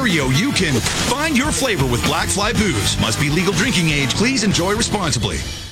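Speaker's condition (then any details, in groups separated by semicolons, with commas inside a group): No condition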